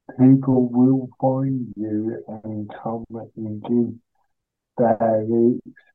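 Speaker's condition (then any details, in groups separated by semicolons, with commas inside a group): Cerebral palsy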